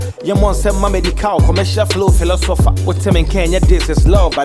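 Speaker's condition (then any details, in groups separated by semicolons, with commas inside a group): No condition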